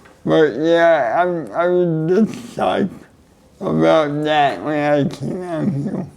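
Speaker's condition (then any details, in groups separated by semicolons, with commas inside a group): Cerebral palsy; neck surgery went badly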